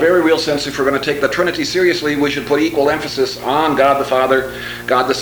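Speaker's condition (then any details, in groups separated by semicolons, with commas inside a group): No condition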